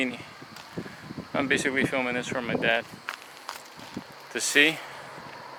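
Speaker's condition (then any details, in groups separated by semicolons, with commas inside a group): No condition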